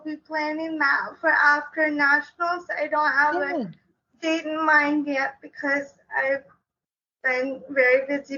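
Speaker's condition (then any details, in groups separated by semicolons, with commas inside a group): Cerebral palsy; congenital, prenatal car accident, uses wheelchair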